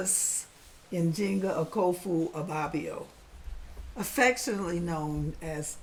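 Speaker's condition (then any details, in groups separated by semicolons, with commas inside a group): No condition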